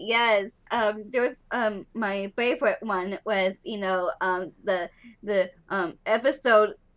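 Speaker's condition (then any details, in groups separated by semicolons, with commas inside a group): Down syndrome; lifelong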